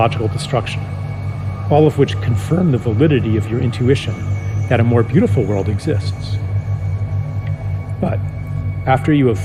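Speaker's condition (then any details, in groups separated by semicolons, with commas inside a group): No condition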